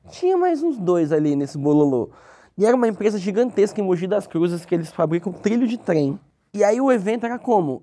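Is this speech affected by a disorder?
Yes: cleft lip; congenital cleft lip.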